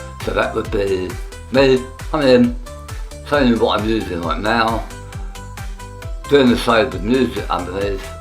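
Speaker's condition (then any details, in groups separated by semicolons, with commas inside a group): Tongue cancer; half tongue removed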